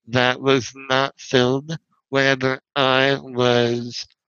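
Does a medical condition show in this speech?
Yes: spinal muscular atrophy; wheelchair user.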